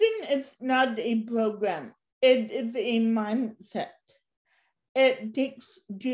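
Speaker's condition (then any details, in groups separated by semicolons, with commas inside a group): Cerebral palsy; since birth, walks with walker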